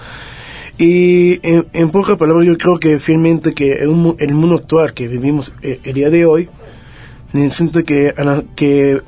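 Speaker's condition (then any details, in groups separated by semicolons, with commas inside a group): Down syndrome; congenital, trisomy 21, age 24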